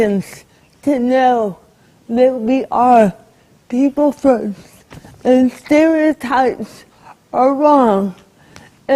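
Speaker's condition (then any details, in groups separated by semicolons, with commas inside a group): Cerebral palsy; since birth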